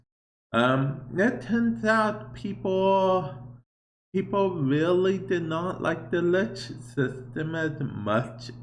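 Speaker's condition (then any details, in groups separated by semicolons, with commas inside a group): Cerebral palsy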